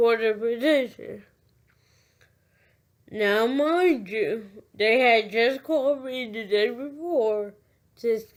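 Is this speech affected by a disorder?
Yes: cerebral palsy.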